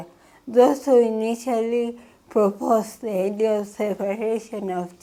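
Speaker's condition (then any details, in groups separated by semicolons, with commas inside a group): Cerebral palsy; from birth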